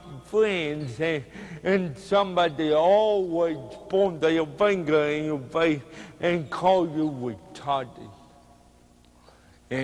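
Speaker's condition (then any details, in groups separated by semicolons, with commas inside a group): Cerebral palsy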